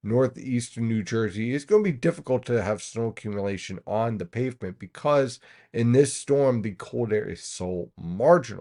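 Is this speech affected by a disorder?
No.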